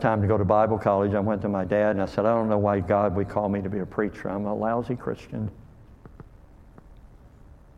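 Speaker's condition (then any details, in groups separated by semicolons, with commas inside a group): Cleft lip and palate; called hair lip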